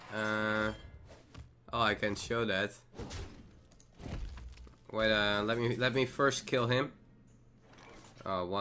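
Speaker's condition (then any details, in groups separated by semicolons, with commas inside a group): No condition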